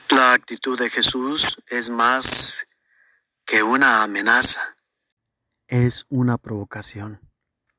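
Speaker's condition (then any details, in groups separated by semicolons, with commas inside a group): No condition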